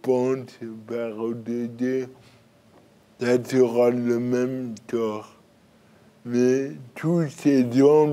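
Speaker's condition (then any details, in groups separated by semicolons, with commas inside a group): Cerebral palsy; birth injury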